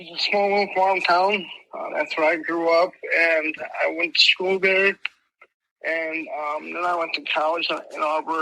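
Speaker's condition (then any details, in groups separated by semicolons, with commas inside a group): Mild cerebral palsy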